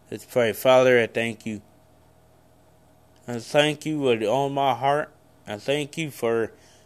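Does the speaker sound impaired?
Yes: cerebral palsy; congenital cerebral palsy.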